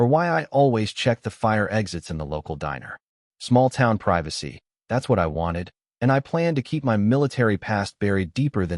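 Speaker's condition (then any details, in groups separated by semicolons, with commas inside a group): No condition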